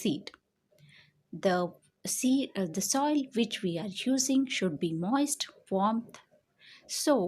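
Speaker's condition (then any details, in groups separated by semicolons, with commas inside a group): No condition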